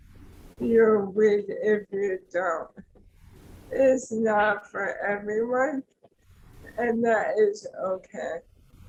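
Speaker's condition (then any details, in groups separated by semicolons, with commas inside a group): ALS; tracheostomy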